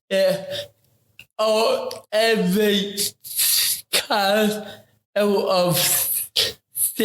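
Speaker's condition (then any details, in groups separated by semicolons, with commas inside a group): Ataxic cerebral palsy; affects talking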